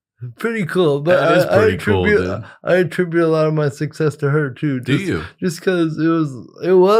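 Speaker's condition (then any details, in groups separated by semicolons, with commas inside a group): Cerebral palsy; present from birth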